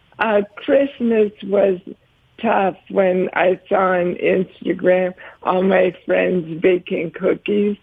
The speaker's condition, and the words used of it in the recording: ALS (motor neuron disease). And just to be real, so our viewers know, you were worried about your voice, and you held up.